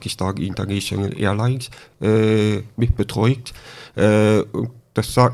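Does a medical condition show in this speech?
Yes: deafness with cochlear implant, congenital deafness; born deaf, no hearing until age 13, cochlear implant surgery at 13, lip reading; speech still audibly affected per host; hardly spoke before implant, 3-4 years relearning speech and hearing, raised orally, no sign language.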